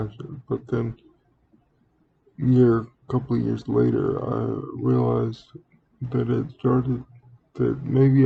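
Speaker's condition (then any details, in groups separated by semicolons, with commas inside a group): Cerebral palsy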